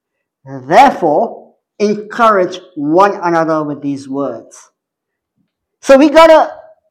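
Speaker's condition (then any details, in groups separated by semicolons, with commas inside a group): Cleft palate; congenital cleft palate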